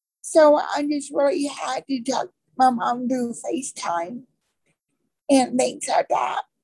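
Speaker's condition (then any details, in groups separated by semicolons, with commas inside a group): Cerebral palsy; from birth, birth defect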